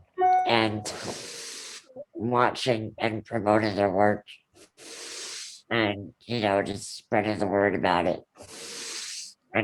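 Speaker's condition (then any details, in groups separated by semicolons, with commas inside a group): Ullrich congenital muscular dystrophy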